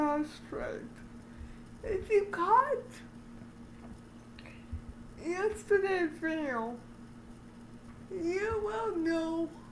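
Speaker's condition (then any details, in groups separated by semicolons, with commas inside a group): Cerebral palsy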